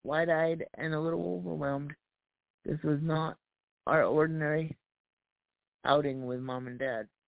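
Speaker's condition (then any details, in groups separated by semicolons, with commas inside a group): Cerebral palsy; voice improved over last year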